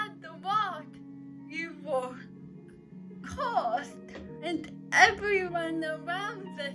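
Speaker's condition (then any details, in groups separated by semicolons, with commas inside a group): Cerebral palsy; uses crutches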